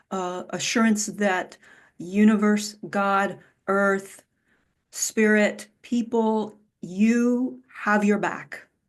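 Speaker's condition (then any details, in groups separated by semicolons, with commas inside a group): No condition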